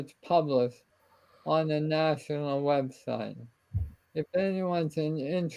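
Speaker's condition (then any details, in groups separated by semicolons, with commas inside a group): ALS; limb onset sporadic form; speech and swallowing trouble, weaker voice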